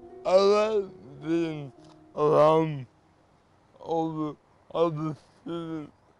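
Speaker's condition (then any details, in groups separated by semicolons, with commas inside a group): Cerebral palsy; from birth, affects movement and speech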